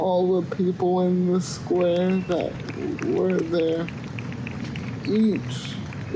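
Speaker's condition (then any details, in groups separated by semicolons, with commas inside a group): Cerebral palsy; cannot walk unaided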